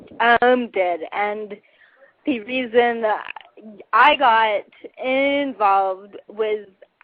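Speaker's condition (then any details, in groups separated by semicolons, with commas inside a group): Cerebral palsy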